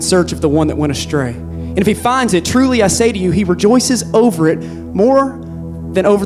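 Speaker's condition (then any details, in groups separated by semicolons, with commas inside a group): No condition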